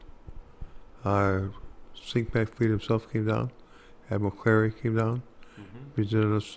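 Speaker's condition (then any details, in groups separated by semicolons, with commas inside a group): Parkinson's; Parkinson's attributed to Agent Orange exposure during Vietnam service, walking affected; hard time walking and talking; speech very significantly affected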